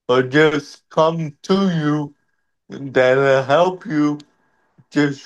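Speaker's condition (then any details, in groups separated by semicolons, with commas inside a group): Cerebral palsy; present from birth, could walk a little as a child, wheelchair over the years; uses wheelchair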